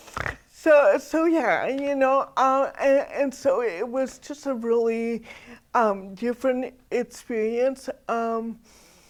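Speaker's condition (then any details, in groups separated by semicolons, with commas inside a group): Cerebral palsy; atypical speech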